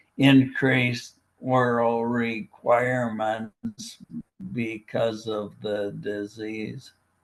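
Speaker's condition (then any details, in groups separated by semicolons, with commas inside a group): Primary lateral sclerosis, bulbar onset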